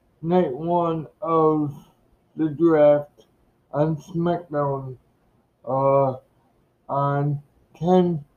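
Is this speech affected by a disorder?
Yes: cerebral palsy.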